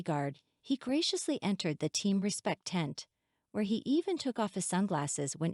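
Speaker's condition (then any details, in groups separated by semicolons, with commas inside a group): No condition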